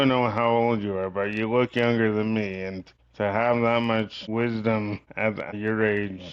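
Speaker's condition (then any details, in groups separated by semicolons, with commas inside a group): Cerebral palsy; from birth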